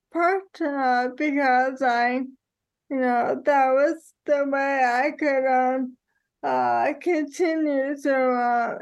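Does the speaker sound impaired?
Yes: ALS; diagnosed 2014, onset with a finger not working, diagnosis delayed; about 10 years since diagnosis, exercise as intervention, running marathons.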